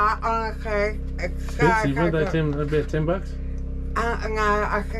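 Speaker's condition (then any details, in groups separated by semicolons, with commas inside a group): Jaw cancer surgery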